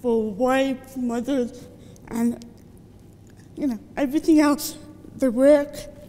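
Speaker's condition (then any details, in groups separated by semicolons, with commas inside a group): Cerebral palsy; from birth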